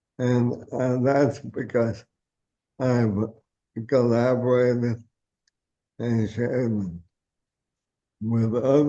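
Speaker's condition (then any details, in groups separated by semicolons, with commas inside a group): ALS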